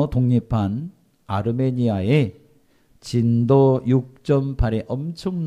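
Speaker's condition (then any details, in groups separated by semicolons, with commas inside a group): No condition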